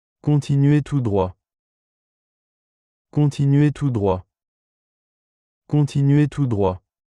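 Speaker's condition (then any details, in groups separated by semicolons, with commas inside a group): No condition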